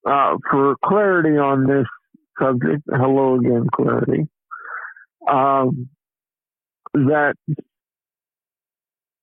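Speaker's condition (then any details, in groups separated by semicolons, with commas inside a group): Cerebral palsy; diagnosed a few days after birth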